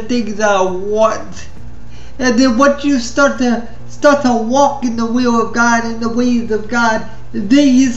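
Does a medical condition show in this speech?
Yes: spastic cerebral palsy.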